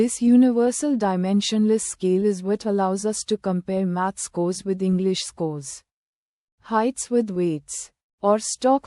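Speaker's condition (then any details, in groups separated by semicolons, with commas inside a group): No condition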